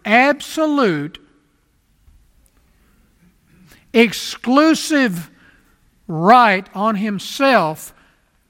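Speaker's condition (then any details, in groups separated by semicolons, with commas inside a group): No condition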